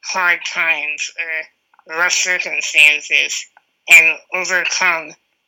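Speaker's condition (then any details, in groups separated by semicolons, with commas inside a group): Spinal muscular atrophy; type 2, wheelchair user, diagnosed around 19 after two negative genetic tests, laminectomy for Spinraza access; about 2 years since diagnosis, on Spinraza injections, severe symptoms after first injection, ICU stay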